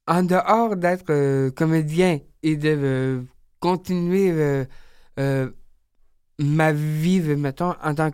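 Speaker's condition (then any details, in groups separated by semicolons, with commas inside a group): Down syndrome; described as very talkative, at ease and eager to speak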